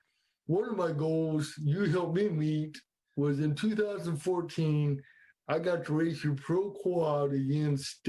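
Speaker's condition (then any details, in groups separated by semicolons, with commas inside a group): Cerebral palsy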